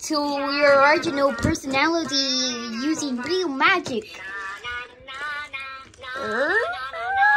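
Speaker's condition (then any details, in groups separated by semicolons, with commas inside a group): No condition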